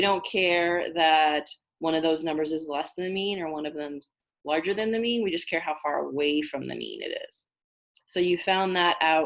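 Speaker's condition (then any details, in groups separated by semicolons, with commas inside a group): No condition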